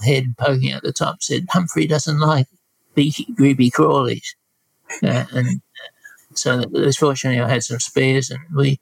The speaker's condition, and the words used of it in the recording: Parkinson's disease. Don't worry, he's still as sharp as ever, but he does sound a bit different.